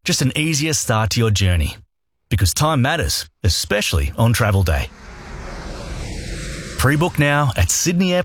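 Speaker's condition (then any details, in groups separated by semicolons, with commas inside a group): No condition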